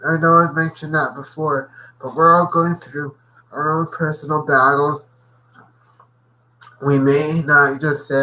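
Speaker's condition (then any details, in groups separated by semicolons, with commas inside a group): Cerebral palsy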